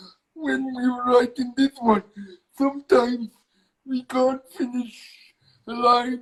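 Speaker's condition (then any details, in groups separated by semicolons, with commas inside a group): Cerebral palsy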